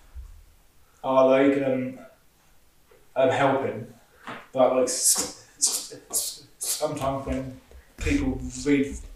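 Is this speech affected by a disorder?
Yes: stutter; stammer present since school years; difficulty saying things at work raising safety concerns, speech reportedly different when drunk; here repeated sounds, prolonged sounds.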